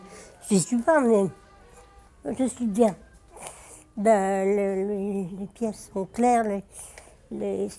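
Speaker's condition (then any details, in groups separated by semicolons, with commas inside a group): Parkinson's disease; about 25 years since onset, care home resident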